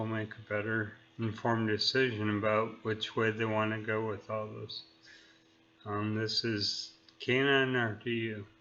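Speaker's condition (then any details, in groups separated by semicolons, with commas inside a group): Neurological disease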